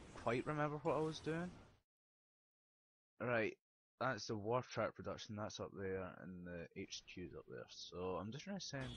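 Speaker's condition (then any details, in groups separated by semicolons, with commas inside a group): No condition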